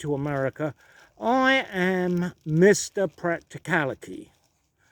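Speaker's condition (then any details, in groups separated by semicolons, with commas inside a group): No condition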